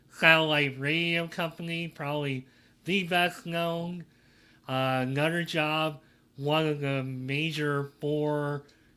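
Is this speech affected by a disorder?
Yes: cleft lip and palate.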